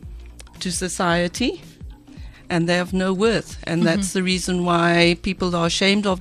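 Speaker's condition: No condition

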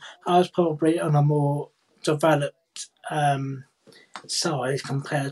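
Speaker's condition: Cerebral palsy, profound hearing loss; speaks clearly and well

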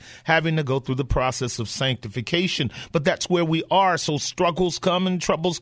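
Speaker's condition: No condition

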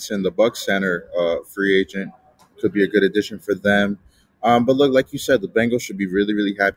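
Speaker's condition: No condition

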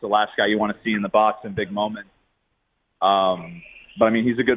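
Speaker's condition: No condition

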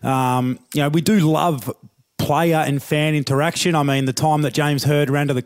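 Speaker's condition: No condition

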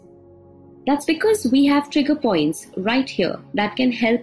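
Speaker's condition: No condition

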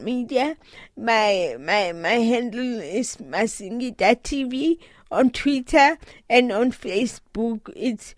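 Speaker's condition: Cerebral palsy; doctors said unable to drive, drives so-called normal automatic car

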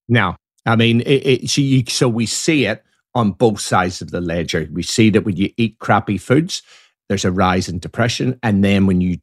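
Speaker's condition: No condition

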